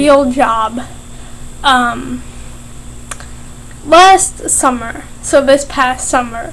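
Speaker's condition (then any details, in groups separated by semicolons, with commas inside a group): Cerebral palsy, mild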